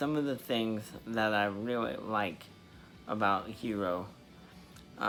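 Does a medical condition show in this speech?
Yes: cerebral palsy.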